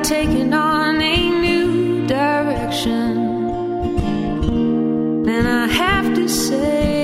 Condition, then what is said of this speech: None; typical speech.